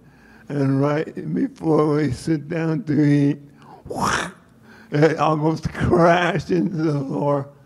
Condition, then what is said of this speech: Parkinson's disease. And I mean, imagine how much harder that makes it to understand him.